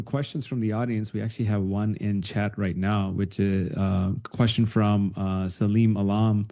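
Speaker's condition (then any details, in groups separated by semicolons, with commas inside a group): No condition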